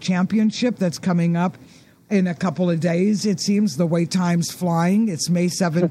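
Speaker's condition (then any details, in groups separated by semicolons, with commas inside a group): No condition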